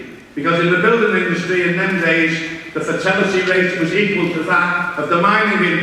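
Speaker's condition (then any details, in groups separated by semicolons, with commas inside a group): No condition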